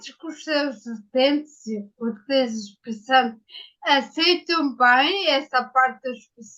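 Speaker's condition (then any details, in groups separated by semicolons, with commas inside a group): Ataxia; ataxia after brain injury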